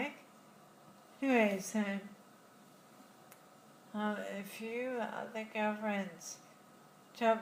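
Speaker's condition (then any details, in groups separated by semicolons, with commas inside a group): Friedreich's ataxia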